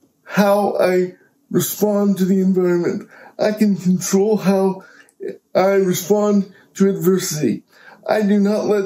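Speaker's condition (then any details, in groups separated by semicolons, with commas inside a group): Cerebral palsy; uses power wheelchair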